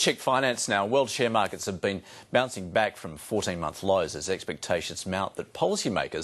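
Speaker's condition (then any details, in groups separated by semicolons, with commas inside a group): No condition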